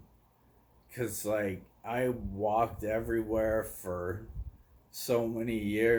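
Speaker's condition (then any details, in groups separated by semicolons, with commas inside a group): ALS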